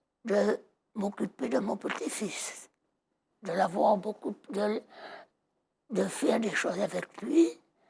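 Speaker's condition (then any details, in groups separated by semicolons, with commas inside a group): Total laryngectomy; laryngectomy after earlier illness; after surgery; voice audibly altered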